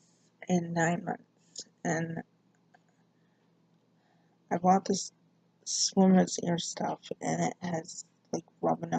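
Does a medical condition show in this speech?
Yes: cerebral palsy; speech affected.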